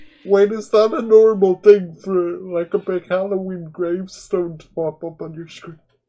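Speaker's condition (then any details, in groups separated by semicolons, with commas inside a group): Quadriplegic cerebral palsy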